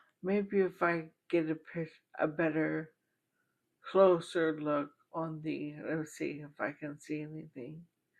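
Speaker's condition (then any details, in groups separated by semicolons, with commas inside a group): Bulbar onset ALS, speech-generating device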